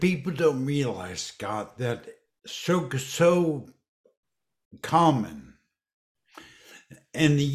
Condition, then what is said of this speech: Dysarthria. And here I am, I have a speech deficit.